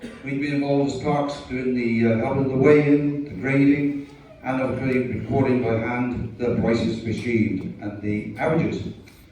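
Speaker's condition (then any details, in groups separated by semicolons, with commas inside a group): No condition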